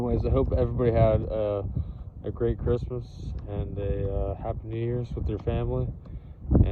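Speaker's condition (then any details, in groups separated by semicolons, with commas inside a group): No condition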